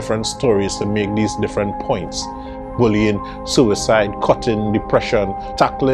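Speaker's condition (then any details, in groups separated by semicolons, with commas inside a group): No condition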